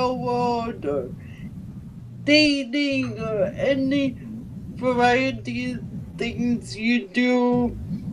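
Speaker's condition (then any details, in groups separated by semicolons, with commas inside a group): Cerebral palsy; able to speak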